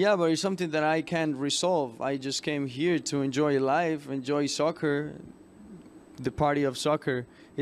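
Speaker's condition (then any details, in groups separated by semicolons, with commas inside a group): No condition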